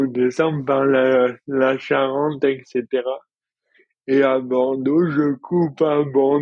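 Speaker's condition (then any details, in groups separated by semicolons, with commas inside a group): Dystonia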